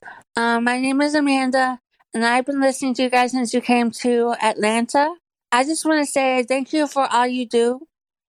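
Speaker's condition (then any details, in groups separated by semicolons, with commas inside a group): Stage 4 tongue cancer; stage 4 tongue cancer last year, beaten; sounds a little different since tongue cancer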